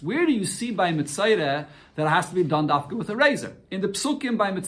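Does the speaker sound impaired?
No.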